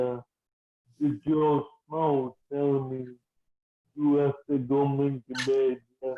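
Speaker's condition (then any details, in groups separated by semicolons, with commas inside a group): Cerebral palsy, mild; speech slightly affected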